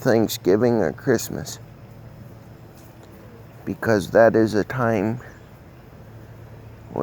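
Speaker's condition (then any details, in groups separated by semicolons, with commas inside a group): Cerebral palsy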